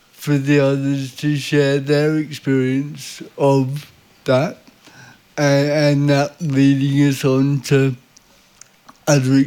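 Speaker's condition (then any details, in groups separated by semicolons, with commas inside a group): Cerebral palsy; walks with pelvis leaning and upper body leaning slightly back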